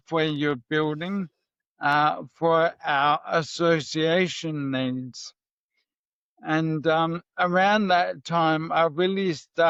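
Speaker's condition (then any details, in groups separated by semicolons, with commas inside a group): MND; voice may sound shaky from clonus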